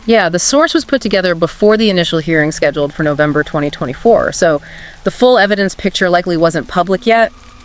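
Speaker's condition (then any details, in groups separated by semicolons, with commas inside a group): No condition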